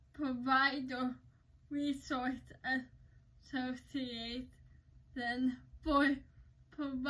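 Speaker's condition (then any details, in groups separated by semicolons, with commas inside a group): Cerebral palsy; uses crutches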